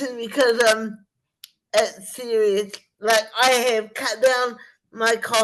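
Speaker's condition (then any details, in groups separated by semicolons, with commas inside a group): Spastic cerebral palsy; spastic form, hemiplegia and quadriplegia, wheelchair user; aged 52, practising slower movements and rib breathing; breathes from ribs not chest, stomach does not move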